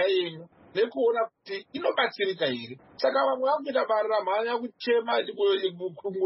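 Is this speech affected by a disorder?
No.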